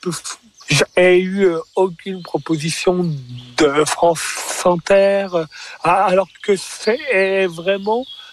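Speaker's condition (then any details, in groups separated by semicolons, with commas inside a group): Stuttering; stuttering since age 4, diagnosed at 4, psychiatrist first misdiagnosed Gilles de la Tourette; stuttering comedian performing on stage, says stuttering never a handicap, never suffered from it; audible stutter, once praised after first show for playing a stutterer well; repeated sounds, prolonged sounds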